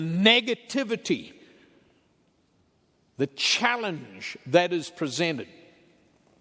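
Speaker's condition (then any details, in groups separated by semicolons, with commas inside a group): No condition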